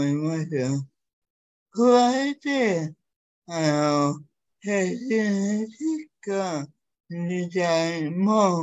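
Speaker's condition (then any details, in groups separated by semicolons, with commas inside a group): Cerebral palsy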